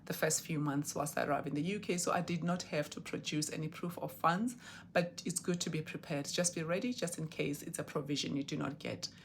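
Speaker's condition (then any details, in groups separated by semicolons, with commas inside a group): No condition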